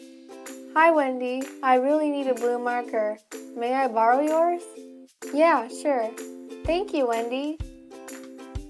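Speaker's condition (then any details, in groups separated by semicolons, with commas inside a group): No condition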